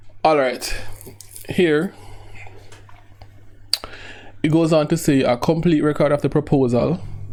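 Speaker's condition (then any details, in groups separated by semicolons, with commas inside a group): No condition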